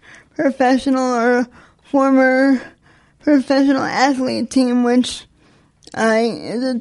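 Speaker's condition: Spastic quadriplegic cerebral palsy, severe; born 3 months premature

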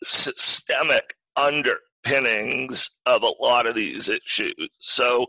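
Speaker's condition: Spasmodic dysphonia; acquired

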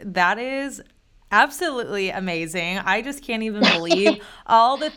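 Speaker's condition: No condition

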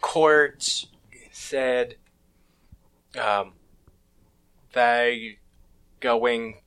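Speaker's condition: Aphasia after stroke; hospitalized at stroke time; short telegraphic phrases, missing function words and verbs, fragmented answers

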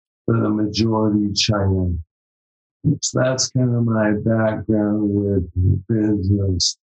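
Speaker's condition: ALS; cramping, spasticity, fasciculations from about 5 years ago, onset age 53, throat worst, legs minimally affected; slurred speech, lost deep resonating radio voice, throat badly affected

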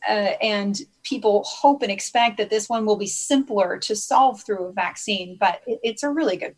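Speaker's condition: No condition

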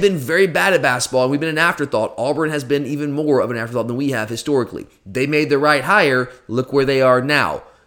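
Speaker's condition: No condition

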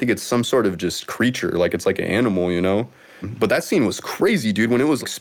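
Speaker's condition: No condition

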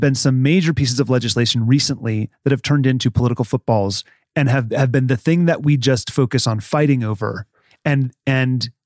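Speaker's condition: No condition

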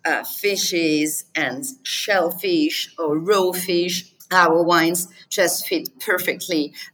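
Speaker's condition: No condition

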